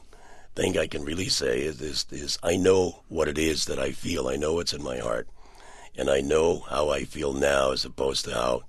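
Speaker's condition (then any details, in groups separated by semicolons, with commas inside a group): Partial laryngectomy for throat cancer, partial laryngectomy, 80% of larynx removed; unable to speak about two years, once sounded like Brando, voice now improved but noticeably altered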